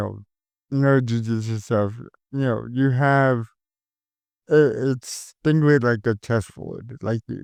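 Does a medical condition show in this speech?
Yes: cerebral palsy; caused by stroke at birth.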